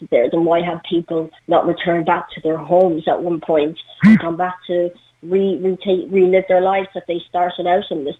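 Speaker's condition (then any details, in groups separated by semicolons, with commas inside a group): Cleft palate; congenital, prosthetic limb since 12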